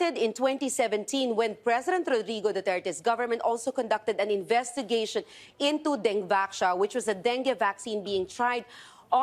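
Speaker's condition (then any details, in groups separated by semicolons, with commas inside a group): No condition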